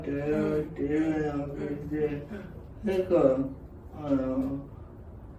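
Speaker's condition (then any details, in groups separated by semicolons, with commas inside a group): Cerebral palsy; severe, uses a wheelchair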